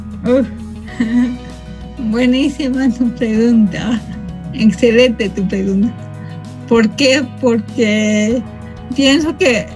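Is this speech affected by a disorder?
Yes: cerebral palsy from birth.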